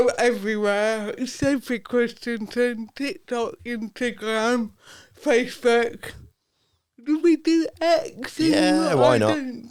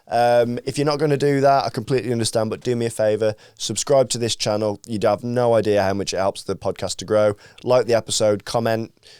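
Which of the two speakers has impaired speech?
The first: cerebral palsy; from birth, no surgery; affects speech.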